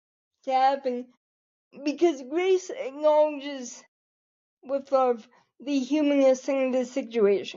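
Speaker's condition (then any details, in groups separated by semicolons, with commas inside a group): Cerebral palsy quadriplegia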